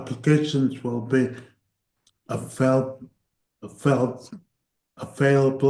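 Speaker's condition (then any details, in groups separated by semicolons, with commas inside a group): Cerebral palsy; voice tires at times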